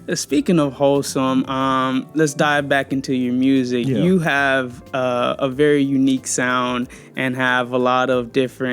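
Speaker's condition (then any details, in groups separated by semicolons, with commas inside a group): No condition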